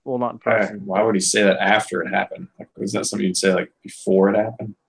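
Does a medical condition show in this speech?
No.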